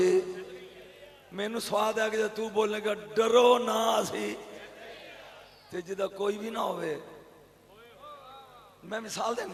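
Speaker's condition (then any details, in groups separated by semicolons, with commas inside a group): No condition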